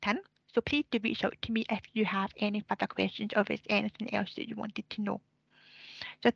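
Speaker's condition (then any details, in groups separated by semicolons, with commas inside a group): Deafness; many years of speech therapy to learn to talk, no sign language; speech sometimes affected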